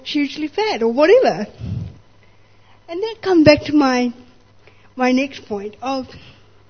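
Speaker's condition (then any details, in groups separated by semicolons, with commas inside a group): Spastic cerebral palsy; born 24 weeks premature, not from lack of oxygen, multiple corrective procedures, mixed success; muscular tiredness and weakness, fluctuating fatigue, subtle learning deficits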